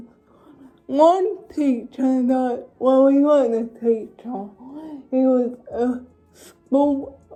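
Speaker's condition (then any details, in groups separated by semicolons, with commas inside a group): Cerebral palsy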